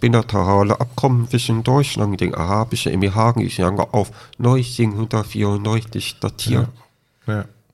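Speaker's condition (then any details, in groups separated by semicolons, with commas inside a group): Deafness with cochlear implant, congenital deafness; raised orally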